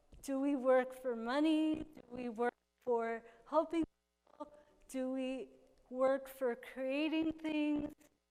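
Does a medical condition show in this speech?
Yes: cerebral palsy.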